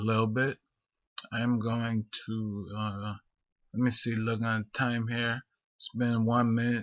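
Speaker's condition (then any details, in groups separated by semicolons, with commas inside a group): Multiple sclerosis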